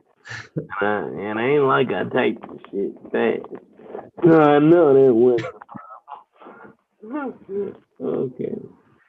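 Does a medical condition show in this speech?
Yes: cerebral palsy; wheelchair user.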